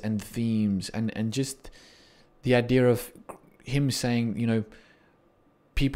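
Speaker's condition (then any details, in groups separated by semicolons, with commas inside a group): No condition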